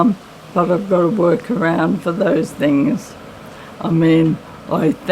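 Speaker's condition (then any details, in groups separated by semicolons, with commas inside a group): MND; limb onset, legs and arms; slow progressing, cannot stand or sit independently, voice banking; voice slightly raspy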